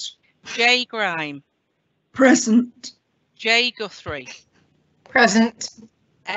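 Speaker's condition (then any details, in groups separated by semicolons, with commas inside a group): No condition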